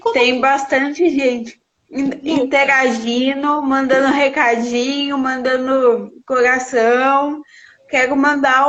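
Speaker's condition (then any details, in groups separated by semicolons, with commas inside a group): Cerebral palsy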